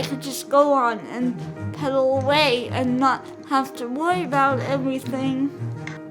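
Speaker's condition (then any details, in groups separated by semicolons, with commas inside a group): Cerebral palsy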